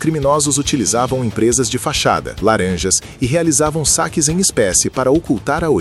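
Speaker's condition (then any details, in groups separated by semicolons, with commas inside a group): No condition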